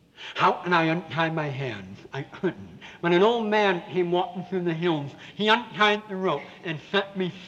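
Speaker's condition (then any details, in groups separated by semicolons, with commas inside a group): Severe cleft palate with lisp; congenital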